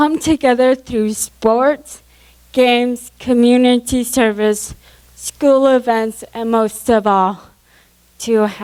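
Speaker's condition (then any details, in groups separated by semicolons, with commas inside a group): Cerebral palsy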